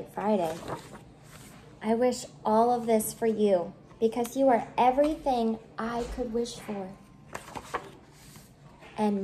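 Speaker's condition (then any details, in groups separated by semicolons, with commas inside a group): No condition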